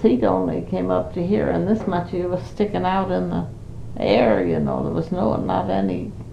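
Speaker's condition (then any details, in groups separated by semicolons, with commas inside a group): Parkinson's disease; not very able to do much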